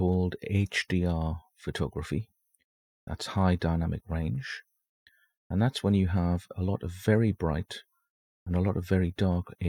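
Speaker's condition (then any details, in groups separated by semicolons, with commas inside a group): No condition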